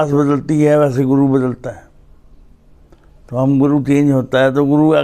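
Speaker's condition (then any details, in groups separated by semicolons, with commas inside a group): Cerebral palsy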